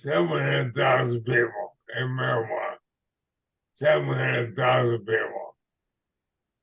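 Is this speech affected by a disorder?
Yes: ALS/MND.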